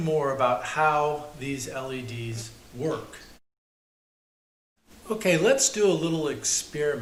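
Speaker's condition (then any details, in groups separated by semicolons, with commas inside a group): No condition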